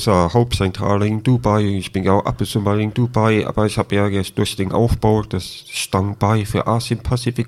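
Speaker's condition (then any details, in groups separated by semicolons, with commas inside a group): Deafness with cochlear implant, congenital deafness; speech still audibly affected per host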